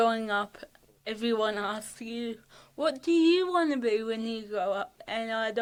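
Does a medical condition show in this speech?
Yes: cerebral palsy.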